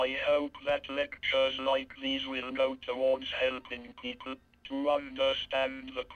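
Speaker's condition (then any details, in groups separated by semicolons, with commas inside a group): Cerebral palsy, speech-generating device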